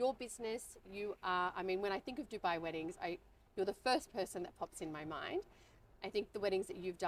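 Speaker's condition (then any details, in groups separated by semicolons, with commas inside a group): No condition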